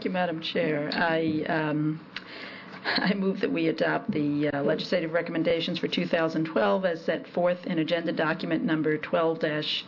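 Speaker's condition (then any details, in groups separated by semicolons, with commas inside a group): No condition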